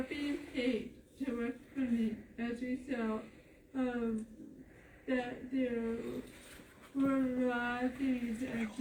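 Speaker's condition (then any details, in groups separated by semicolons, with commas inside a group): Cerebral palsy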